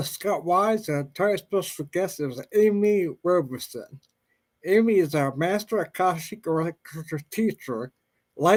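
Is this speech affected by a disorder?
Yes: ataxia; may slur speech, may sound drunk.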